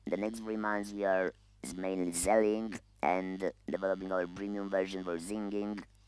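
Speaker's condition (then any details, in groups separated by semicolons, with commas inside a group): Laryngeal cancer, voice loss, electrolarynx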